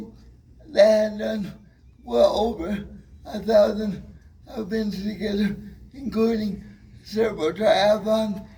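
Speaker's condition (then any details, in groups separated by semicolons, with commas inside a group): Cerebral palsy, spastic, mild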